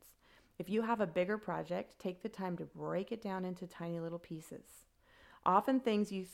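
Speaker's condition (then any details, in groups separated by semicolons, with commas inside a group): No condition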